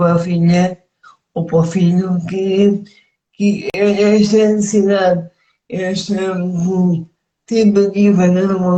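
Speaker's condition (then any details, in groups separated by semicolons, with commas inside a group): Cerebral palsy; speech affected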